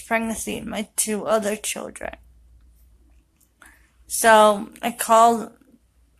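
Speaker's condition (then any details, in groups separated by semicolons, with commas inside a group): Cerebral palsy; affects walking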